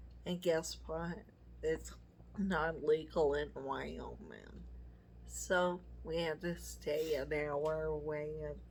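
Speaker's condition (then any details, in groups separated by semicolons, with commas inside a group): MS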